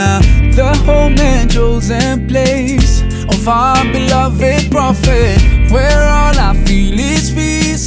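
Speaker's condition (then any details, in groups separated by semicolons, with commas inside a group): No condition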